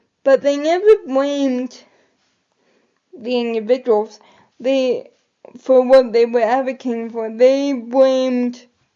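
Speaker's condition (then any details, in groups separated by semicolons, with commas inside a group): Cerebral palsy; quadriplegic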